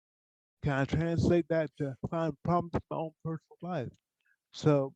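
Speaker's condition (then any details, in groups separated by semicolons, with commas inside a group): Cerebral palsy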